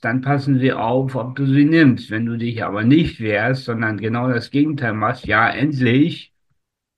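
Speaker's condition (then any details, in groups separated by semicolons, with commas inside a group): Spastic tetraparesis; umbilical cord around neck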